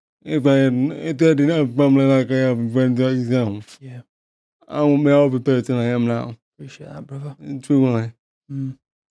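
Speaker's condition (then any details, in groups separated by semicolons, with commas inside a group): Paralysis after childhood accident; lifelong since age five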